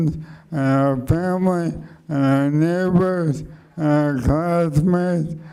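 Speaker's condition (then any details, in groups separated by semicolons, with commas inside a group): Motor neuron degeneration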